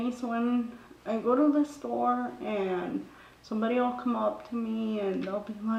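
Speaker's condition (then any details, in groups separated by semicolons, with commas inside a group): Cerebral palsy; brain damage, from birth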